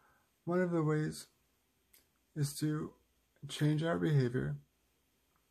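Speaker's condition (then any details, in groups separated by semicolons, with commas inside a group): Cerebral palsy, spastic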